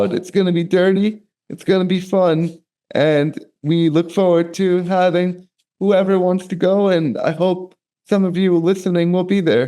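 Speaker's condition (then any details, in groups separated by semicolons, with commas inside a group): Cerebral palsy; all four limbs, wheelchair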